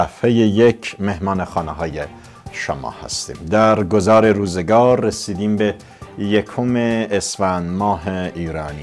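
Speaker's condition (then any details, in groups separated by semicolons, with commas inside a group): No condition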